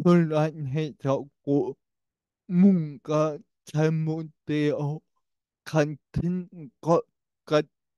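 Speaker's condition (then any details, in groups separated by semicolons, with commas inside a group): Brain lesion disability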